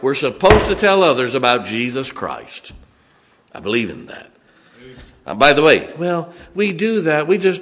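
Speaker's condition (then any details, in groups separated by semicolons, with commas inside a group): No condition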